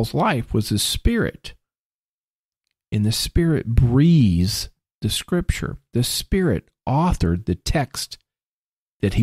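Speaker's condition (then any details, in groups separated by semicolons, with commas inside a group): No condition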